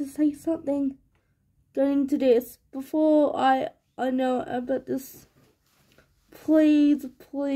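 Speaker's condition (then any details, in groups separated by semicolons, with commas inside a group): Cerebral palsy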